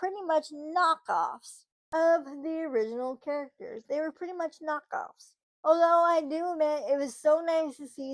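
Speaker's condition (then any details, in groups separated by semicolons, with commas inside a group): Cerebral palsy, spastic; from birth, muscle spasms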